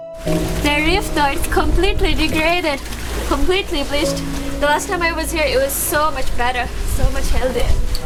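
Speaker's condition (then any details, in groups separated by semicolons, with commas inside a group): No condition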